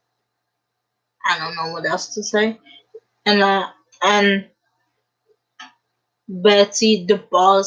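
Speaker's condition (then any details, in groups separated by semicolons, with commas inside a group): Cerebral palsy; uses a wheelchair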